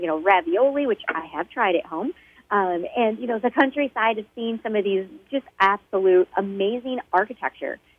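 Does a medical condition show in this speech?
No.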